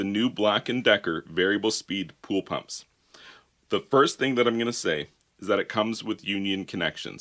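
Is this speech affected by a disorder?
No.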